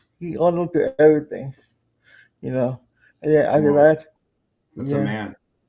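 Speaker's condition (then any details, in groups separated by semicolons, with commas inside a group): Cerebral palsy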